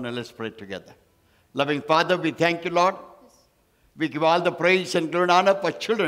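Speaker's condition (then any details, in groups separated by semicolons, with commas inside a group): No condition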